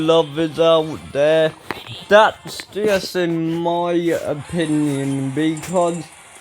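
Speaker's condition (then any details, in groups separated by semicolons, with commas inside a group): Ataxia; speech recently worse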